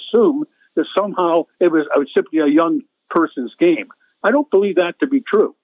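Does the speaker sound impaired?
No.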